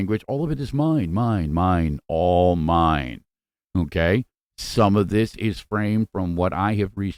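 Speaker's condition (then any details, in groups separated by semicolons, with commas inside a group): No condition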